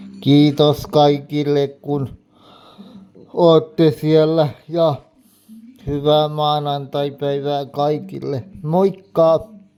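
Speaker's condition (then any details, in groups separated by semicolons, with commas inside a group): Cerebral palsy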